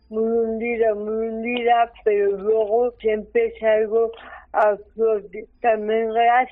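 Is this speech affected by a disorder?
Yes: cerebral palsy; cerebral palsy from birth, oxygen loss after midwife abandonment, hospital Virgen de la Salud Toledo; age 47, increasingly dependent.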